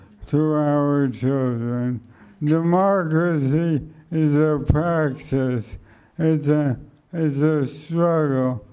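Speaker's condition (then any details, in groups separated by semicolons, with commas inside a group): Motor neuron degeneration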